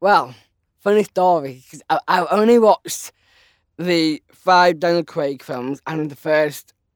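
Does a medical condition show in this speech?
Yes: Down syndrome.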